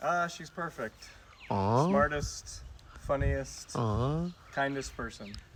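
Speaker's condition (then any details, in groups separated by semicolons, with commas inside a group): No condition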